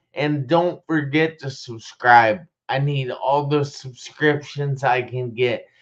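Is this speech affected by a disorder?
Yes: traumatic brain injury.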